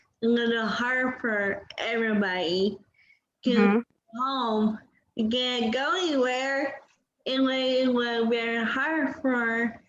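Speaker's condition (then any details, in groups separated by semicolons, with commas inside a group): Cerebral palsy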